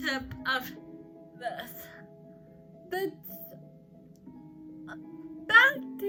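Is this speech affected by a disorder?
Yes: cerebral palsy; uses crutches.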